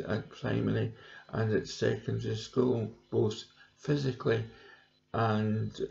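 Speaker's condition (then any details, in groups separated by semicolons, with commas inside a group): Cerebral palsy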